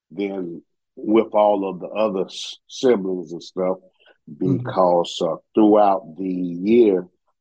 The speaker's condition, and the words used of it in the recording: Stuttering. A blind black male, and I stutter, and I'm in long term recovery, 33 years.